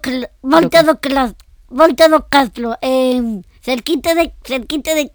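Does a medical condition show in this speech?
Yes: Down syndrome.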